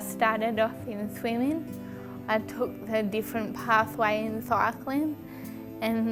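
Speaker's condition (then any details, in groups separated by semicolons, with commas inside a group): Cerebral palsy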